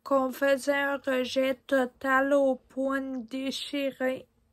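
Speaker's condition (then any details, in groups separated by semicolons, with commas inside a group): Ataxia; degenerative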